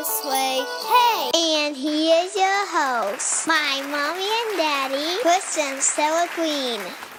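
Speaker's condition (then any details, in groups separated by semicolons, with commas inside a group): No condition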